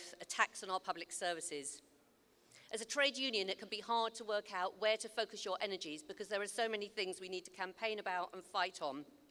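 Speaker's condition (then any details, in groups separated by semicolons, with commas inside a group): No condition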